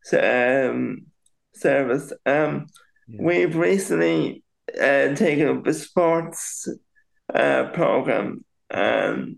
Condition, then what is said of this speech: Cerebral palsy. It just takes a bit longer to try and form the thoughts and then put them into words.